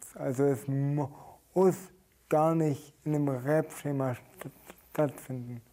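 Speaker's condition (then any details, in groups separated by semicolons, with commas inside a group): Stuttering; stuttering symptoms, also present during stage performances; repeated sounds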